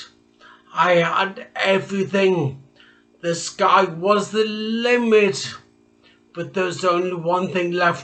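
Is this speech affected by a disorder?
Yes: traumatic brain injury; speech.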